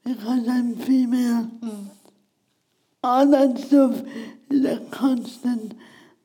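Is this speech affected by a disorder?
Yes: speech impediment; talks either too slow or too fast, hard to understand when too fast and animated.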